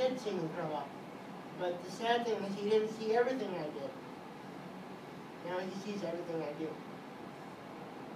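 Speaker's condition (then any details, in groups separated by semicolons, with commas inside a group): Cerebral palsy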